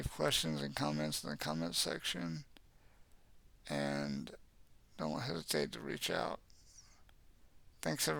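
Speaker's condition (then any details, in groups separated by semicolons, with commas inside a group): Cerebral palsy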